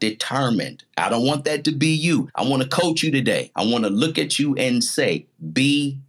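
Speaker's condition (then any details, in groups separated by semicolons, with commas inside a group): No condition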